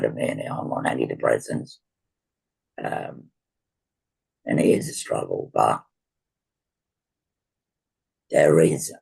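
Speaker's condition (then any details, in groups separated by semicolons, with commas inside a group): Laryngectomy for laryngeal cancer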